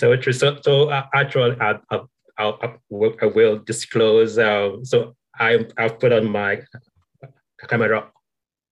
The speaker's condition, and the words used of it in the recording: Stuttering. You know, most times, you know, I stutter and sometimes it gets quite bad.